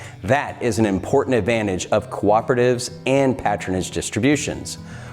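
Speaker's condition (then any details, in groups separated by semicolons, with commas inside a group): No condition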